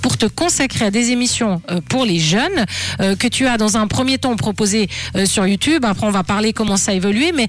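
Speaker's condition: No condition

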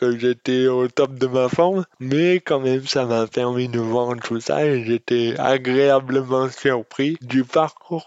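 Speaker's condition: Dystonia; congenital

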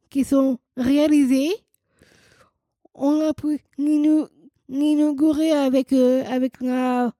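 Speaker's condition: Down syndrome, trisomy 21

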